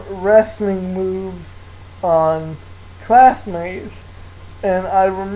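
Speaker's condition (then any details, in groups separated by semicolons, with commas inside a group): Cerebral palsy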